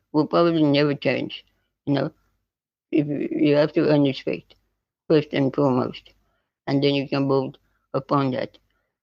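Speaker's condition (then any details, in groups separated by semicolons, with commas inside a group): Spinal muscular atrophy type 2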